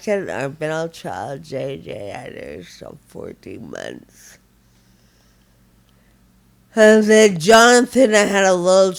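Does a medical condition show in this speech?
Yes: Friedreich ataxia, severe.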